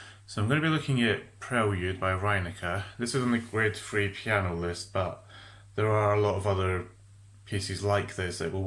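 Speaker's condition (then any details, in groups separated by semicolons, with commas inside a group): No condition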